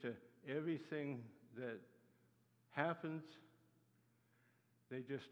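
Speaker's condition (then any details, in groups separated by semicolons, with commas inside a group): Parkinson's disease; neuropathy attacks nerves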